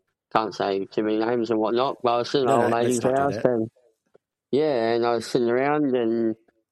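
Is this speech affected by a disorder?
Yes: cleft palate; congenital.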